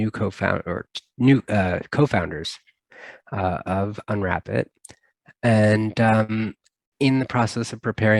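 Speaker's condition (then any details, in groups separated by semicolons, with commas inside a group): No condition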